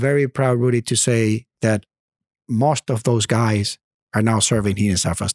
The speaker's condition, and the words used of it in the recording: None; typical speech.